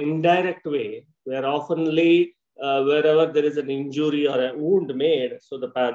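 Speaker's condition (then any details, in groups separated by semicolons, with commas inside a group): No condition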